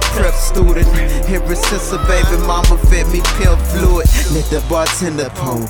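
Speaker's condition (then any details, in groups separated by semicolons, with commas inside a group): No condition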